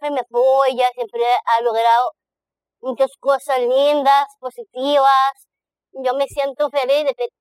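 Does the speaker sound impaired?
Yes: Down syndrome; present from birth.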